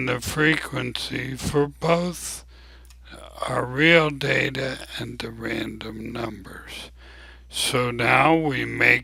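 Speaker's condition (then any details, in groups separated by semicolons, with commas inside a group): ALS; abnormally slow voice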